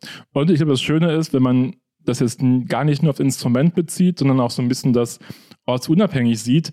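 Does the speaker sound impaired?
No.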